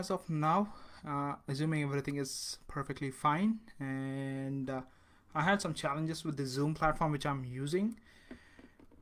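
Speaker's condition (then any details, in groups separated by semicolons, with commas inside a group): No condition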